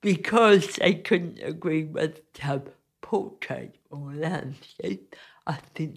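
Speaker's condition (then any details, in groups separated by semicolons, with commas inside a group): Cerebral palsy; physically affects creating art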